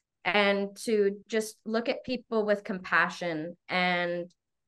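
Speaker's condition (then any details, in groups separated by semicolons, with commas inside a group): No condition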